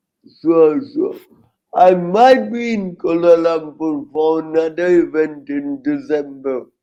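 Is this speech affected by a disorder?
Yes: cerebral palsy, severe.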